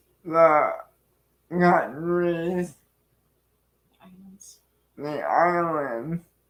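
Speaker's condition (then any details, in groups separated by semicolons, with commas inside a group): Cerebral palsy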